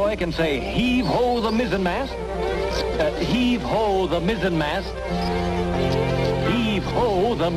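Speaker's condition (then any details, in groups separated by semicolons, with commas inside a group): No condition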